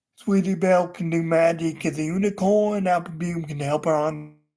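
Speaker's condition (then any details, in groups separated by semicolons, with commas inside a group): Cerebral palsy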